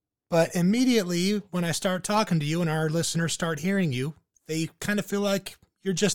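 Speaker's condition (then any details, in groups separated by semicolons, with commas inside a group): No condition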